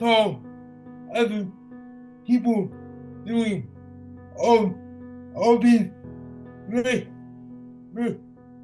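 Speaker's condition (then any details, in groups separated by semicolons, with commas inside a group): Cerebral palsy; from birth; about 32 years old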